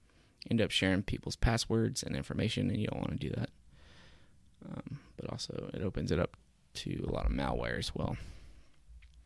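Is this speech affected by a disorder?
No.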